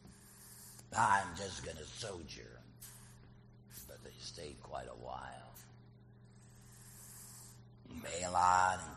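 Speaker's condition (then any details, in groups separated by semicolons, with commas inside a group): Laryngectomy; voice prosthesis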